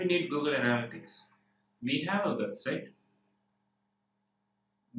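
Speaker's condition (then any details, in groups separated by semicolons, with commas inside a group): No condition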